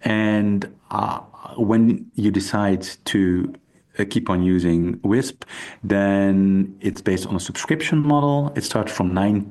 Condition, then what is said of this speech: Stuttering. And I started WISP because I have a stutter myself. And so now I'm pretty fluent.